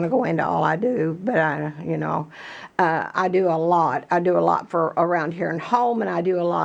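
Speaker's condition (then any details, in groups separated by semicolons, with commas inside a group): No condition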